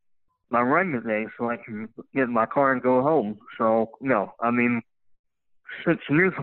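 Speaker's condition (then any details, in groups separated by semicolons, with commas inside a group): Cleft lip and palate; congenital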